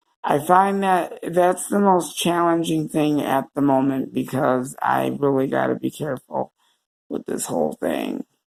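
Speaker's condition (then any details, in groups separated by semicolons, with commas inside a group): Cerebral palsy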